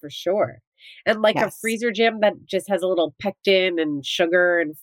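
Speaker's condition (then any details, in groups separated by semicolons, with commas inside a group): No condition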